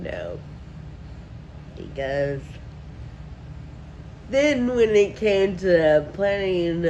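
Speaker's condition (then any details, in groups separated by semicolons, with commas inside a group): Friedreich ataxia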